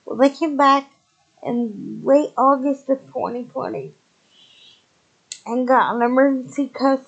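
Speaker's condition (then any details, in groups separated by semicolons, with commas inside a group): Cerebral palsy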